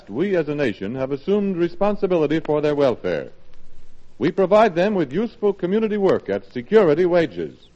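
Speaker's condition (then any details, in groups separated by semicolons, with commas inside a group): No condition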